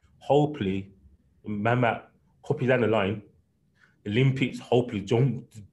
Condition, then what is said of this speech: Stuttering. But then you realize that it's a man who's got a stutter.